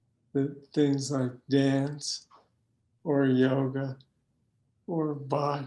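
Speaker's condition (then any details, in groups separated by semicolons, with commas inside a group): Parkinson's disease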